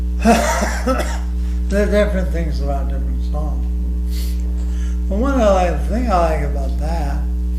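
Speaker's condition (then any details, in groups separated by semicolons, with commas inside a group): ALS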